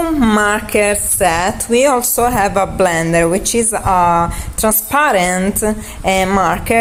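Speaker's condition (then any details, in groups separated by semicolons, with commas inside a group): No condition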